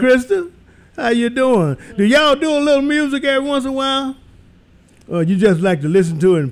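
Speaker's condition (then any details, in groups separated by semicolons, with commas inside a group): No condition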